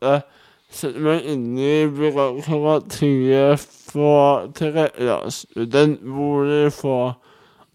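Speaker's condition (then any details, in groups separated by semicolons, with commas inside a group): Cerebral palsy; wheelchair user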